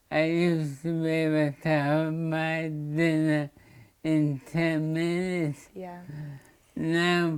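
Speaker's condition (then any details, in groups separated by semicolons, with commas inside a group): Motor neurone disease; slurred speech first sign, speech significantly worse recently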